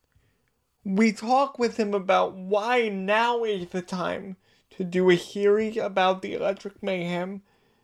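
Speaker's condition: Cerebral palsy; hard to hold pencil

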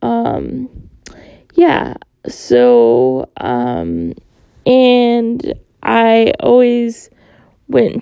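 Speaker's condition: Cerebral palsy; born 29 weeks premature

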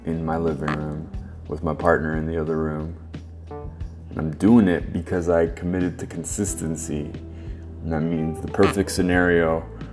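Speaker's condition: No condition

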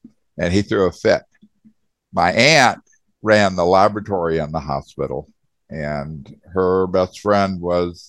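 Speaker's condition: No condition

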